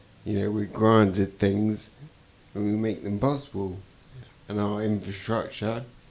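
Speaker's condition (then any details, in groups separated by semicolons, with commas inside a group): Traumatic brain injury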